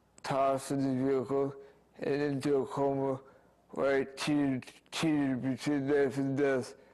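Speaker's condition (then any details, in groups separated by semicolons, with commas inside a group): Speech impairment after accident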